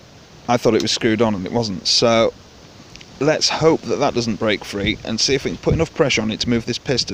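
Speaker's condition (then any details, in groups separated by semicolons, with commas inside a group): No condition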